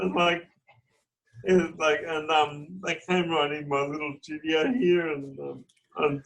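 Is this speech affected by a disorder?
Yes: cerebral palsy.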